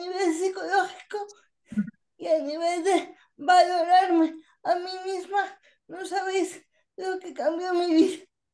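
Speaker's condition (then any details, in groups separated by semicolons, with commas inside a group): Cerebral palsy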